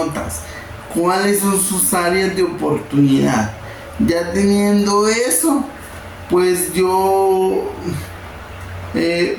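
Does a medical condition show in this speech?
Yes: cerebral palsy.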